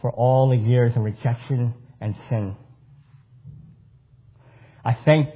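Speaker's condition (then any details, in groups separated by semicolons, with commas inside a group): Cleft palate; congenital cleft palate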